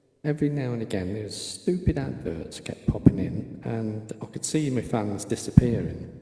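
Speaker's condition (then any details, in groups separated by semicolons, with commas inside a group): No condition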